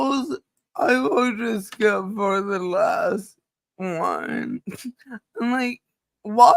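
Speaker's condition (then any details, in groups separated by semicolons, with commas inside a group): Cerebral palsy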